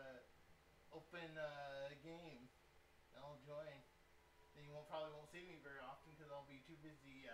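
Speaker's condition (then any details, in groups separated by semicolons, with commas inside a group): Cerebral palsy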